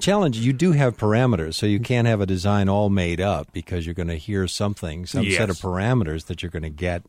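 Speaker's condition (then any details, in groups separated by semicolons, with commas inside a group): No condition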